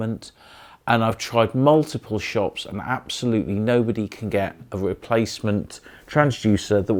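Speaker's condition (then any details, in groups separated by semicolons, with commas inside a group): No condition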